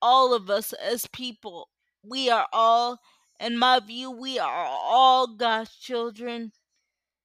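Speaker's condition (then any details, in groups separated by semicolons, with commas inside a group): Cerebral palsy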